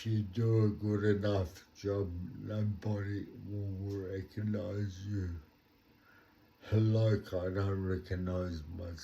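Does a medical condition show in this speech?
Yes: cerebral palsy; talks slowly.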